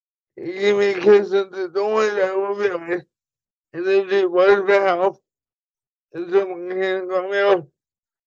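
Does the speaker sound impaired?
Yes: cerebral palsy; voice affected once in a while, talks funny sometimes, mental capability unaffected.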